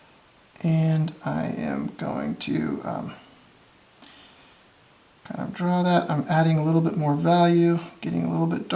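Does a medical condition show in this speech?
No.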